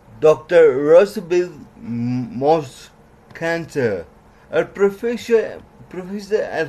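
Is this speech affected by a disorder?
Yes: cerebral palsy; worse when mouth tires.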